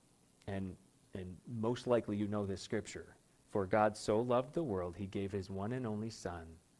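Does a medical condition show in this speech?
No.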